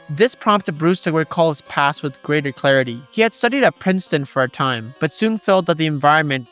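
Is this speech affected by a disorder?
No.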